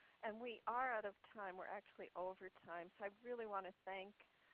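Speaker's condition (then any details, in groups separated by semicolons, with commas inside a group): No condition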